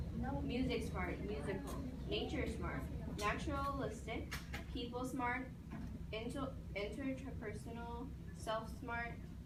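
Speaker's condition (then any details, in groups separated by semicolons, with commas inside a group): No condition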